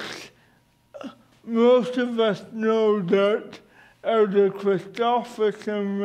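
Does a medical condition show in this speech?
Yes: cerebral palsy.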